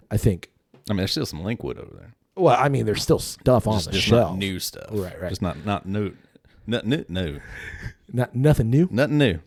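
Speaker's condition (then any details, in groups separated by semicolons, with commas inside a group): No condition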